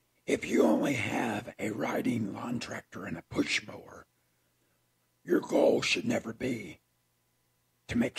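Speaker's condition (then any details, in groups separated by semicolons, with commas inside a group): Throat cancer; tracheostomy tube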